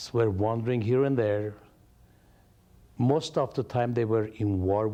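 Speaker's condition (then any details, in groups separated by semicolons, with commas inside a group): No condition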